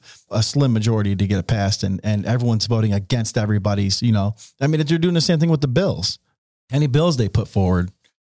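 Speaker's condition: No condition

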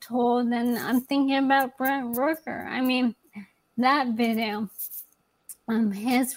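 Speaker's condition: ALS; young onset

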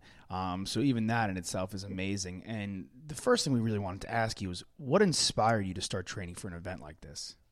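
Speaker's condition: No condition

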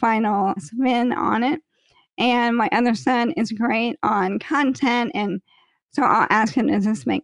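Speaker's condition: ALS; slow progression, about 16 years since diagnosis, in a drug trial when first diagnosed; diaphragm pretty weak, ventilator at night; uses amplifier when tired or in loud spaces, still speaks with own voice

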